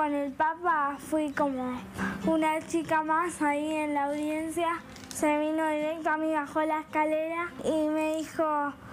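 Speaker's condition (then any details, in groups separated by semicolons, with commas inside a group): Cerebral palsy; motor disorder, all four limbs, from birth, premature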